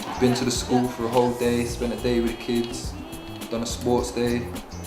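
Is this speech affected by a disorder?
No.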